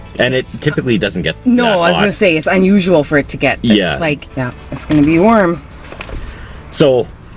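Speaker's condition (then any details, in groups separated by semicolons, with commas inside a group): No condition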